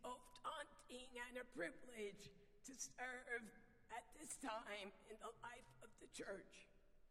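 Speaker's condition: Vocal dysphonia; noticeably sultry voice

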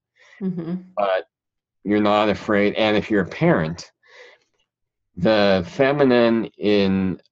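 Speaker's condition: Cleft palate; present since childhood

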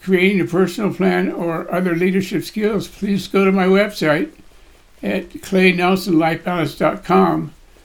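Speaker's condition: Parkinson's disease; voice shakes, body shakes

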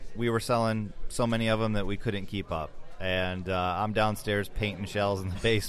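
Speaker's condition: No condition

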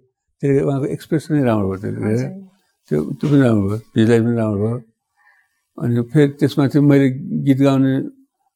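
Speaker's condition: Parkinson's disease; slurred

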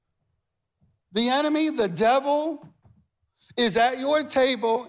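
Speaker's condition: No condition

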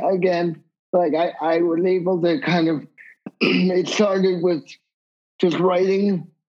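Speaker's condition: Cerebral palsy; wheelchair user

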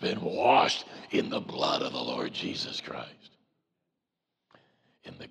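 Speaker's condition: Voice box removal needed; vocal cord cancer

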